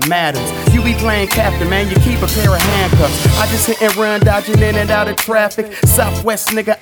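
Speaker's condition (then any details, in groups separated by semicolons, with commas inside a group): No condition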